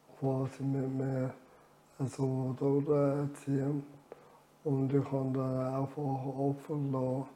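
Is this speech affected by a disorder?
Yes: ALS; reduced air makes talking effortful.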